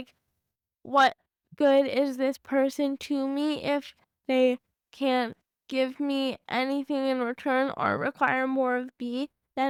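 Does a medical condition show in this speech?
Yes: cerebral palsy.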